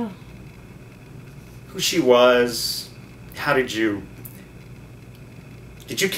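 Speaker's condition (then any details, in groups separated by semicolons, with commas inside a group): No condition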